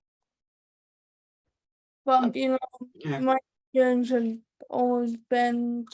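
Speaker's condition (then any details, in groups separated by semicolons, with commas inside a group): Cerebral palsy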